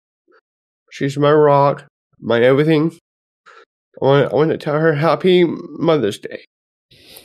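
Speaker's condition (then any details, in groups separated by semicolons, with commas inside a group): Down syndrome; present from birth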